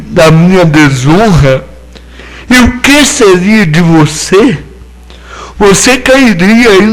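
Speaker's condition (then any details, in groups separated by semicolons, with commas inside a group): Cerebral palsy; no speech as child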